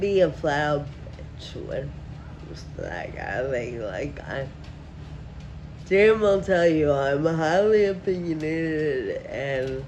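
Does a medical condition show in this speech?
Yes: Friedreich ataxia.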